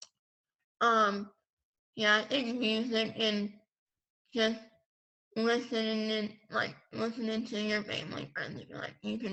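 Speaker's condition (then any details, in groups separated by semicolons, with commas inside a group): Pompe disease; recessive metabolic disease, nerve cell damage throughout body; since six months old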